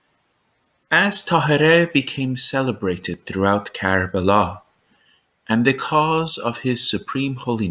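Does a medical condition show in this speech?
No.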